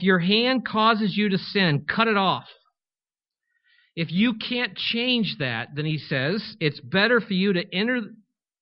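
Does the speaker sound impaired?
No.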